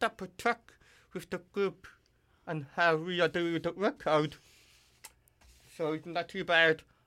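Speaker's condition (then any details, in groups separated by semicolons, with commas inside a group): Deafness; formerly hearing aids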